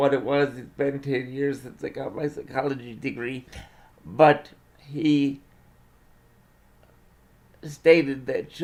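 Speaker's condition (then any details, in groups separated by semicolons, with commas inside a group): Cerebral palsy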